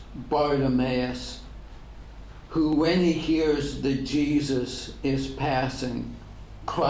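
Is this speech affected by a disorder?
Yes: ALS; degenerative; diagnosed ten years ago.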